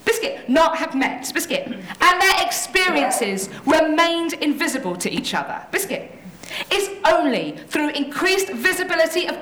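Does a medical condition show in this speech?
Yes: Tourette syndrome; neurological, uncontrollable movements and noises called tics, several daily seizure-like ticking fits, support worker helps; frequent vocal tics throughout talk, 'hedgehog', unplanned phrases; vocal tics interrupt speech, involuntary words and phrases, ticking fits cause complete loss of speech control.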